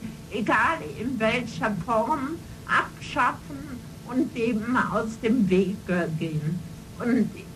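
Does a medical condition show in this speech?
Yes: cerebral palsy, spastic and ataxic; disability possibly audible in speech.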